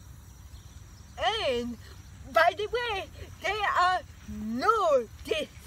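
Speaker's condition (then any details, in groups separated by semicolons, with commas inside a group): Speech apraxia; trouble saying words, cannot produce sounds properly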